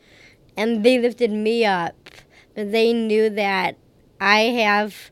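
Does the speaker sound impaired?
Yes: Down syndrome; age 31.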